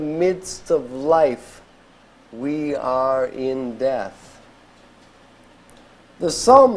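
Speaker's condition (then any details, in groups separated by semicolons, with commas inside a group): ALS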